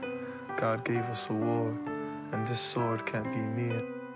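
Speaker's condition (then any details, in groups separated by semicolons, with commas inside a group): No condition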